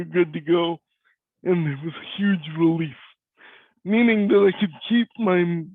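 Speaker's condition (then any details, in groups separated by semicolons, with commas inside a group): Cerebral palsy; voice is different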